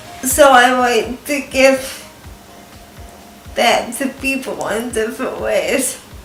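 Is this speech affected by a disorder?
Yes: cerebral palsy; scoliosis, lordosis, spinal fusion rods C1 to tailbone.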